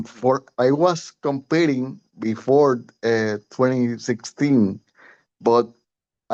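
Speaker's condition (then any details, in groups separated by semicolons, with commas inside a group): Cerebral palsy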